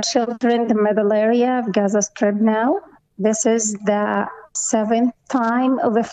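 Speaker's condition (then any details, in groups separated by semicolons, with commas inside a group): No condition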